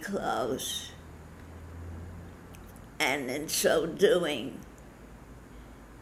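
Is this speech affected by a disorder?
Yes: Parkinson's disease; stopped listening to doctor after diagnosis.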